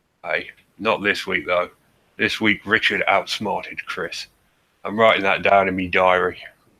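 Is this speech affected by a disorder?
No.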